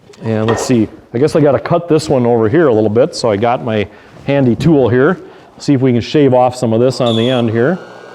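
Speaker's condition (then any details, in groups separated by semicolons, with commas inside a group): No condition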